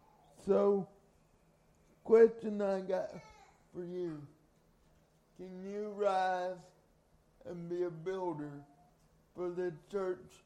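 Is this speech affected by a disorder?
Yes: cerebral palsy; from birth.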